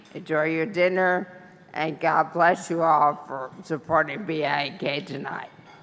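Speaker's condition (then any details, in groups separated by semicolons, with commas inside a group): Brain injury; injury 20 years ago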